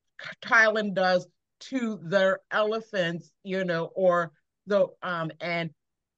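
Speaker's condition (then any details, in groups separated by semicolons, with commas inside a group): Aphasia after stroke; fluent with frequent 'you know' fillers, restarts, trailing unfinished sentences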